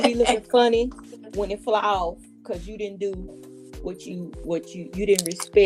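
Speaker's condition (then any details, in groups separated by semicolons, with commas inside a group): No condition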